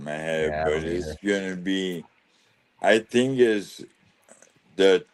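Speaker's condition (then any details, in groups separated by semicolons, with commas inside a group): ALS; losing speech and swallowing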